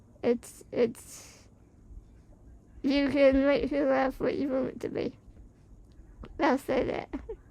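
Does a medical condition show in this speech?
Yes: spinal muscular atrophy type 2.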